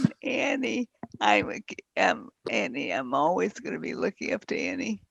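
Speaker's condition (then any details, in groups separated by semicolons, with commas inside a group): Multiple sclerosis; losing voice, expects complete loss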